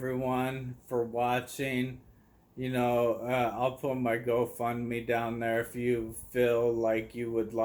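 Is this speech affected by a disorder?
Yes: ALS.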